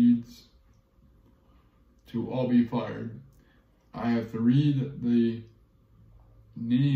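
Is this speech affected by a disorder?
Yes: cerebral palsy; affects gait and walking.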